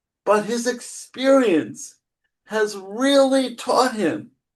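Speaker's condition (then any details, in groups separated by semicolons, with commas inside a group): Cerebral palsy; spastic type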